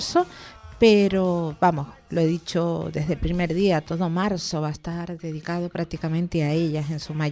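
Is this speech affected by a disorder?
No.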